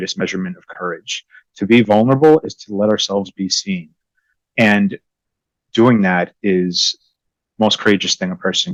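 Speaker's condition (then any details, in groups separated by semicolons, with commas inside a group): No condition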